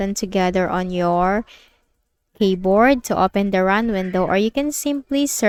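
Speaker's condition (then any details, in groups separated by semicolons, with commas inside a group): No condition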